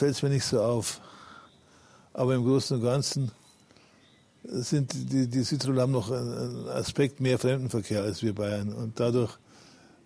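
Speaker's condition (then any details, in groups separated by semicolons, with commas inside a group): Parkinson's disease; now walks with crutches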